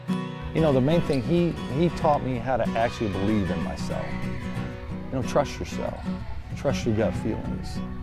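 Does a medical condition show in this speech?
No.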